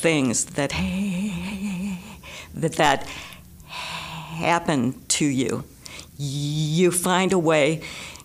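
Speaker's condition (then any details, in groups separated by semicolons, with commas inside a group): Stutter; stutter persisting despite much of life trying to stop, described as incurable; severe stutter, stutters a lot; struggles to speak; repeated words, blocks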